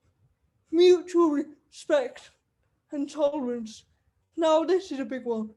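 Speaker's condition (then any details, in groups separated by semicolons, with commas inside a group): Cerebral palsy; wheelchair user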